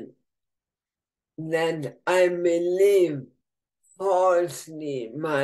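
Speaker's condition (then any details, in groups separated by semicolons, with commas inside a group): ALS, bulbar form, bulbar onset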